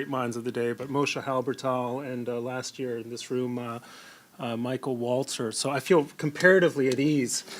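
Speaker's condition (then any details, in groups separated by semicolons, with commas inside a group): No condition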